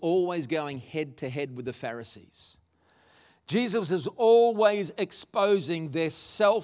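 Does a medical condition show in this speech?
No.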